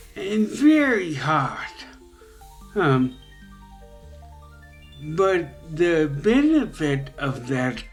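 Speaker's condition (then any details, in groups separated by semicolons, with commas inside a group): Traumatic brain injury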